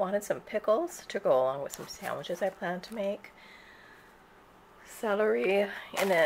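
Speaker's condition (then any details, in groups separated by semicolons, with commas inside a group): No condition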